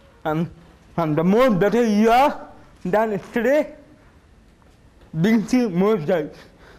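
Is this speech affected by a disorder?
Yes: cerebral palsy.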